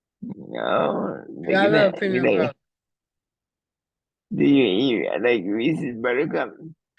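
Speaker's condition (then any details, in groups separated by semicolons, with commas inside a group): Cerebral palsy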